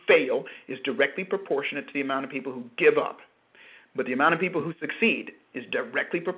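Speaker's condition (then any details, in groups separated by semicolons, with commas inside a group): No condition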